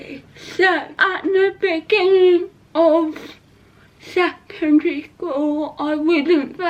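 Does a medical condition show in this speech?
Yes: cerebral palsy; from birth, brain damage at birth, not quadriplegic; speech affected, may be hard to understand.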